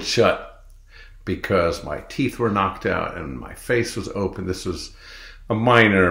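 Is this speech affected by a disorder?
No.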